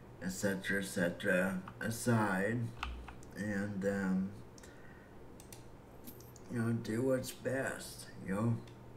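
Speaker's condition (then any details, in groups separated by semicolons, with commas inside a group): Cerebral palsy; breathing fine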